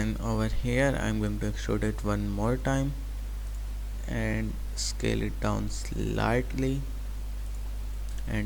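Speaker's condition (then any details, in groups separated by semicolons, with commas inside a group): No condition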